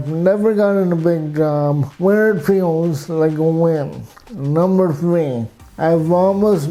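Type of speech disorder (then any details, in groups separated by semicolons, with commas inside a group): Dysarthria; cerebral palsy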